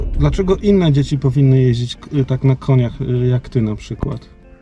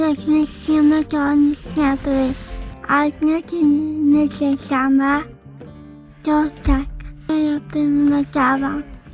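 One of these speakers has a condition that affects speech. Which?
The second: cerebral palsy; cannot walk independently; hippotherapy, learning to ride independently.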